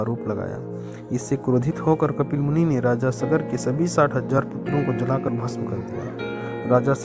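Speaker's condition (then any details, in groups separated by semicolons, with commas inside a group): No condition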